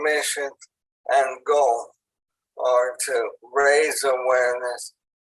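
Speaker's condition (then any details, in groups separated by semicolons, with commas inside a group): ALS; onset in hands and arms, tracheostomy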